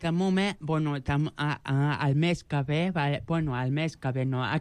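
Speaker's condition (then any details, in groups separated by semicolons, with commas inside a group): Joubert syndrome; present from birth; age 29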